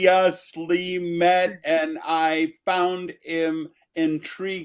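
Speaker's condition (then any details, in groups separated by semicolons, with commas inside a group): Aphasia; apraxia after stroke following rewiring surgery on one of two brain aneurysms, 6-week hospitalization; earlier could not talk, trouble reading aloud, word-finding difficulty with apraxia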